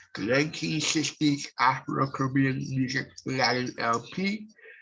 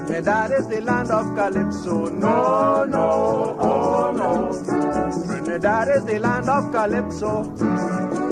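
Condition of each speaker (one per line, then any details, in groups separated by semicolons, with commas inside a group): Cerebral palsy; from birth, affects brain and body muscles
No condition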